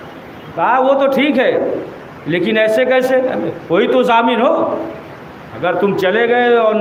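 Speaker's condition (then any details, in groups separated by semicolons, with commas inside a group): No condition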